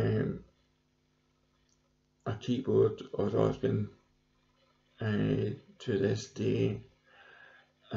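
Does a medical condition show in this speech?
Yes: cerebral palsy; present from birth.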